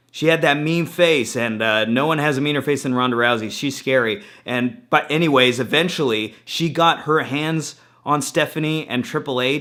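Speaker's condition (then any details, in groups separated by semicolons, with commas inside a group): No condition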